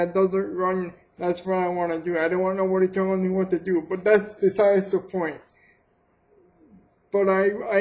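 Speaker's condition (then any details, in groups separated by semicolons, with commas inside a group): Cerebral palsy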